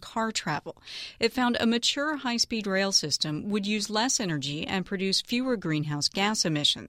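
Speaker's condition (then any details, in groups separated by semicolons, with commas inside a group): No condition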